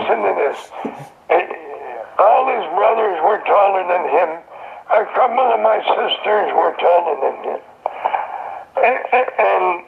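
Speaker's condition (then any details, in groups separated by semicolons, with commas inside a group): Throat cancer; survivor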